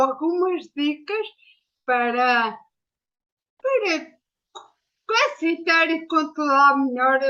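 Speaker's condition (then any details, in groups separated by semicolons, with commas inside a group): Ataxia after brain injury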